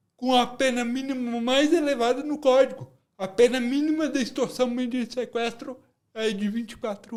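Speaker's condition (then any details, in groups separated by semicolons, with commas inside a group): Cerebral palsy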